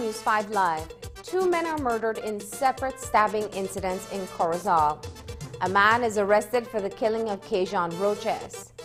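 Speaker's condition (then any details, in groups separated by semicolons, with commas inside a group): No condition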